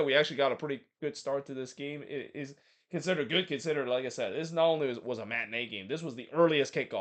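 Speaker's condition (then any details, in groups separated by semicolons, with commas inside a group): No condition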